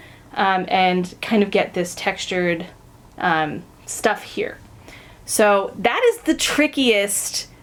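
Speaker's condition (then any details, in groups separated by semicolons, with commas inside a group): No condition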